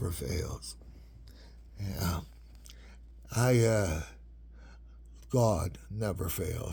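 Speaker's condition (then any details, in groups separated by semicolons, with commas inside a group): Parkinson's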